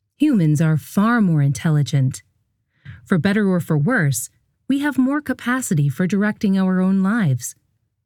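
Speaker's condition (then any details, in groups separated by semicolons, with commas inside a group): No condition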